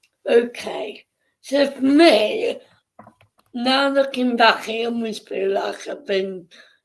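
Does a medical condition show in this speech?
Yes: cerebral palsy.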